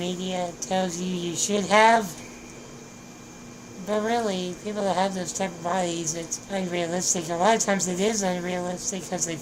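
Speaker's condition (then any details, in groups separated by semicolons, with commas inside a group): Spinal muscular atrophy; tongue vibrates constantly, cannot be stopped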